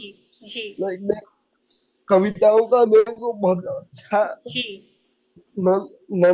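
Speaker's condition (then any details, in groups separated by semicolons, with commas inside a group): Cerebral palsy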